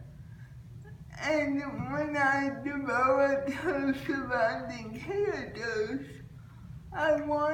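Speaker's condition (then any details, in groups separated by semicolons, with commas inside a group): Cerebral palsy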